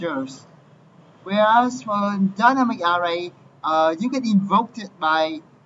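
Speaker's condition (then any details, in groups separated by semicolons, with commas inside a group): No condition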